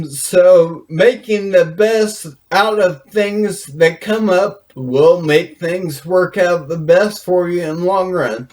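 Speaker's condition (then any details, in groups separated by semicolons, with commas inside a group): Brain injury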